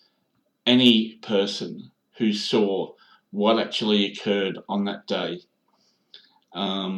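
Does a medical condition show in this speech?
No.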